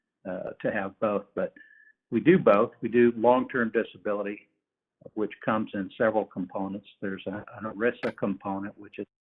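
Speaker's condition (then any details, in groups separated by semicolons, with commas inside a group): No condition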